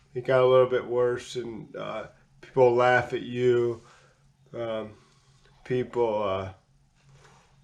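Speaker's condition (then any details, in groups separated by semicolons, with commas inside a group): Cerebral palsy; physical disability; running harder since ninth grade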